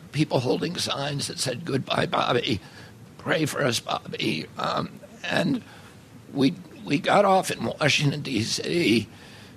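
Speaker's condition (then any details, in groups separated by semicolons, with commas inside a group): Spasmodic dysphonia; sudden onset age 42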